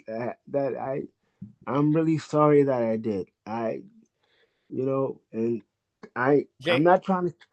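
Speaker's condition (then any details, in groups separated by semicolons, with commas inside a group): Cerebral palsy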